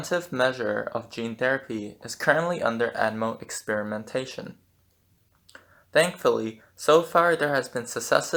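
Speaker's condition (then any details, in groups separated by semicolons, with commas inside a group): No condition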